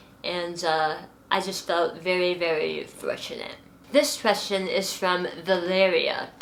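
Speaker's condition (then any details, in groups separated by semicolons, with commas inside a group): Hemi-glossectomy for oral cancer, hemiglossectomy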